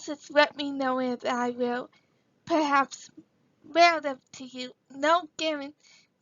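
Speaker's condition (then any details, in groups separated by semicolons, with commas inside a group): Cerebral palsy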